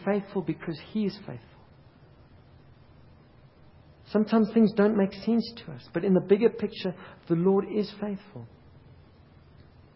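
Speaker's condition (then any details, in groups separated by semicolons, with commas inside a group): No condition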